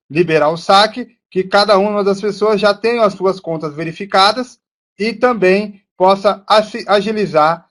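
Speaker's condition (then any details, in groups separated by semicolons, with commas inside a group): No condition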